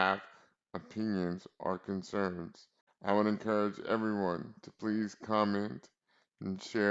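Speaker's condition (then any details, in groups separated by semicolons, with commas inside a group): Cerebral palsy; spastic quadriplegia, relies on caregivers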